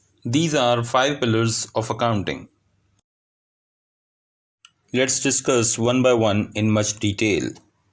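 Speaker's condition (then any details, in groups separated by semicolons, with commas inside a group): No condition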